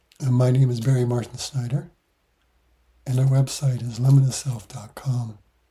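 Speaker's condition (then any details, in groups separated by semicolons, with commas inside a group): No condition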